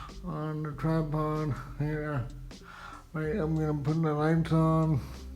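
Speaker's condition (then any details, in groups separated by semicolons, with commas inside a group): Cerebral palsy, spastic, severe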